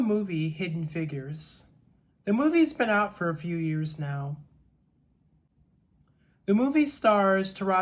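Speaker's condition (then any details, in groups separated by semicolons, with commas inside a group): No condition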